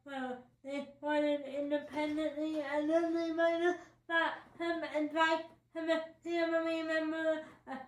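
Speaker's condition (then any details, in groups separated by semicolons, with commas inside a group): Cerebral palsy, spastic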